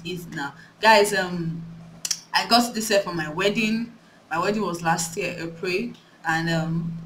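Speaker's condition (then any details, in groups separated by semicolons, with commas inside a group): No condition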